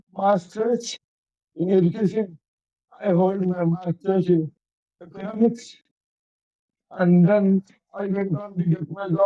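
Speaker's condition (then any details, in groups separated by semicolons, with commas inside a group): Cerebral palsy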